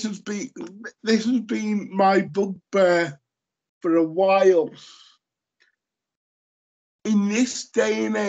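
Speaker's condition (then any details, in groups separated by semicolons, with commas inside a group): Cerebral palsy; lifelong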